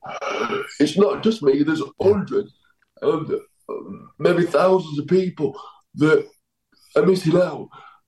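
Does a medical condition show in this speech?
Yes: cerebral palsy; cannot walk.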